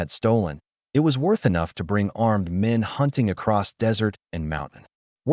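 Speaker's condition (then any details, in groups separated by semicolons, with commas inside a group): No condition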